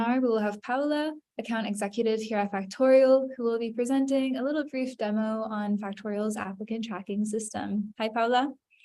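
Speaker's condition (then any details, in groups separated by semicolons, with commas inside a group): No condition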